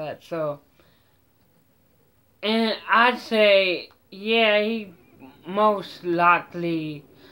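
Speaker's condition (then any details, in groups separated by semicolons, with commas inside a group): Mild cerebral palsy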